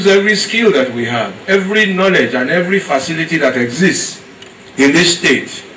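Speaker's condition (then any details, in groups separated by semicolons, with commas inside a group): No condition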